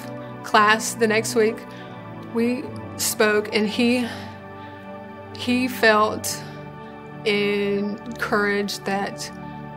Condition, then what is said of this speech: Stuttering. And you might just have to give us a tiny bit more time to talk and just some patience, because it takes me a little bit longer